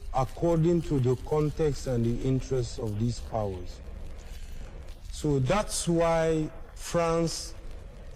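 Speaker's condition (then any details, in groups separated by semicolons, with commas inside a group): No condition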